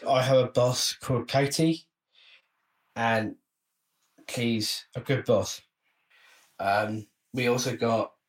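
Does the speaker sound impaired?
Yes: Down syndrome.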